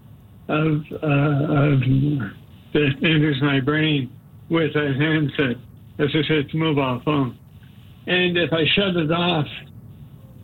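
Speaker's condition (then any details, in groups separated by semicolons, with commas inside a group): Parkinson's disease; onset at age 52, deep brain stimulation to reduce heavy medication doses, medication side effects like dyskinesia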